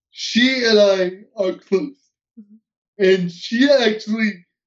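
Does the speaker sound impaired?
Yes: cerebral palsy; uses wheelchair.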